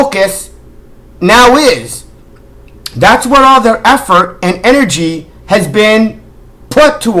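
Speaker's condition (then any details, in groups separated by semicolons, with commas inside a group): No condition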